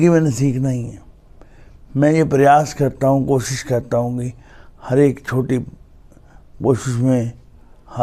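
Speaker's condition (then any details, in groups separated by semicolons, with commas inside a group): Cerebral palsy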